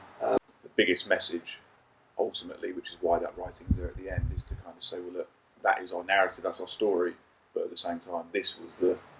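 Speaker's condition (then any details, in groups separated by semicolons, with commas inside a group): No condition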